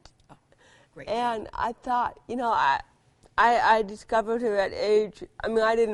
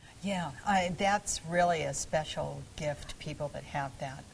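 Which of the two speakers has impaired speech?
The first: cerebral palsy; present from birth, cervical spinal surgery C1 to C7, titanium neck; Botox dependent, recovering from surgery.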